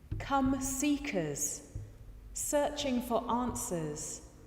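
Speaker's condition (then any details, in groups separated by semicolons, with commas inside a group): No condition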